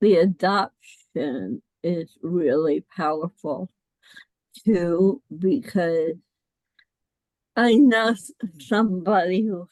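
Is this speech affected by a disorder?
Yes: cerebral palsy.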